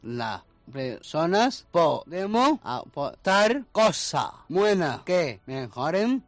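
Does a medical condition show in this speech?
Yes: Down syndrome; congenital, severe congenital heart disease, several surgeries in first year and a half, then early stimulation; 23 years old, nearly 24.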